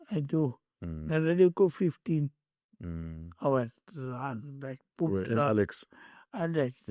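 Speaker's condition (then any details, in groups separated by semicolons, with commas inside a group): Cerebral palsy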